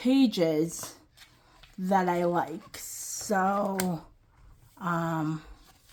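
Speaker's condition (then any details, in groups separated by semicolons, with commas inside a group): Cerebral palsy, quadriplegic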